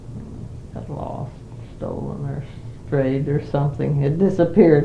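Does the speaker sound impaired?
Yes: Parkinson's; not very able to do much.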